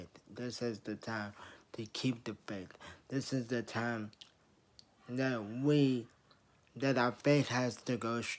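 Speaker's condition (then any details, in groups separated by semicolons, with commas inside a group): Traumatic brain injury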